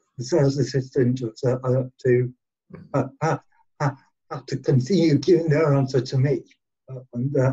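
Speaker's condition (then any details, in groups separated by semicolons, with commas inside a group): Cerebral palsy; present from birth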